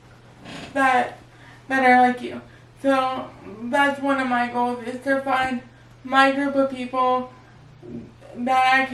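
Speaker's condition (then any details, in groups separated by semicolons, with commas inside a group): Cerebral palsy; wheelchair user; physical therapy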